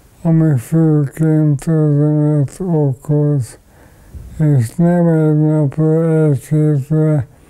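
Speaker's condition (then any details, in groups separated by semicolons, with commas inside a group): ALS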